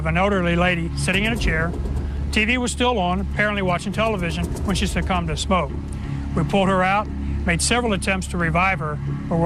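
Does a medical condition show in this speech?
No.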